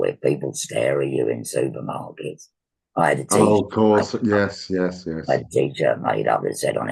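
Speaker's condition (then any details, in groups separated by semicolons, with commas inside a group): Laryngectomy for laryngeal cancer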